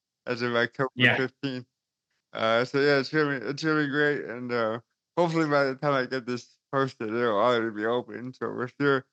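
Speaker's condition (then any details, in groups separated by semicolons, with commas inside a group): Cerebral palsy; since birth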